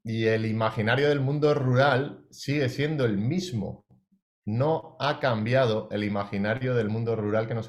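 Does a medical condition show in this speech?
No.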